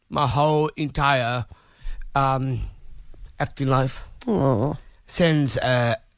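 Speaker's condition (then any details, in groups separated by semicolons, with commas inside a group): Down syndrome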